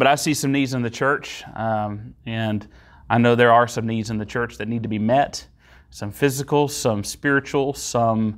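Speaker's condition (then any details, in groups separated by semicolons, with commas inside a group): No condition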